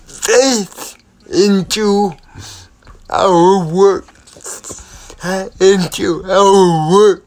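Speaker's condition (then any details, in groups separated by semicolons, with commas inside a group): Cerebral palsy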